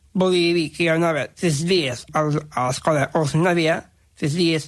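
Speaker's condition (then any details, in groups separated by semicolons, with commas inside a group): Down syndrome; extra chromosome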